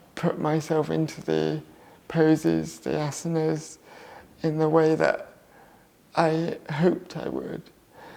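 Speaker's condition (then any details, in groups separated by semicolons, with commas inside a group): Cerebral palsy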